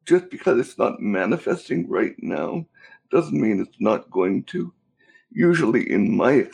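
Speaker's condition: Cerebral palsy; cerebral palsy since birth

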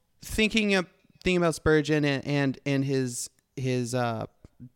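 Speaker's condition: No condition

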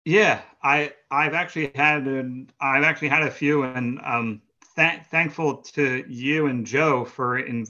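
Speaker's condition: Stuttering; stuttering since childhood; stutters openly without hiding, less fear of speaking, phone calls feared; blocks, formerly substituted words to hide stuttering, stuttered heavily at first public meeting; repeated sounds

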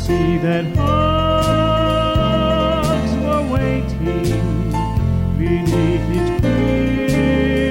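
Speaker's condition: No condition

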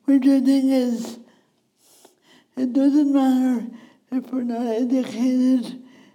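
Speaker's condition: Speech impediment; wears glasses

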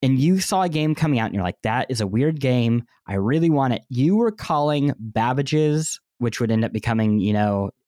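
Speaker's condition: Cleft lip and palate; 2-3 months recovery each

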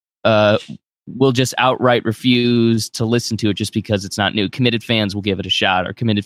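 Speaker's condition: No condition

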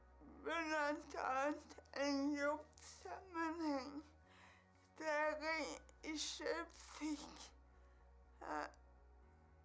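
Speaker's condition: Cerebral palsy; 28 years since onset

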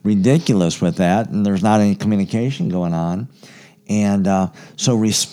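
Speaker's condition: Cleft palate; congenital, very severe

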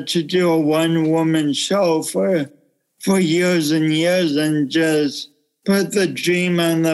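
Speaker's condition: Cerebral palsy; from birth

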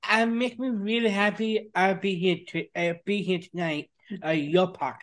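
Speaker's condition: Down syndrome; lifelong genetic condition; short, sometimes ungrammatical sentences, word repetitions and substitutions

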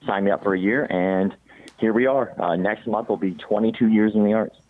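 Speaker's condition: Cleft palate; congenital

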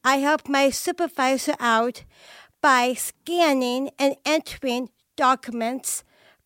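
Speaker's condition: Down syndrome

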